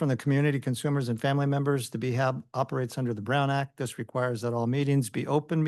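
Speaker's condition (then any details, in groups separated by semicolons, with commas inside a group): No condition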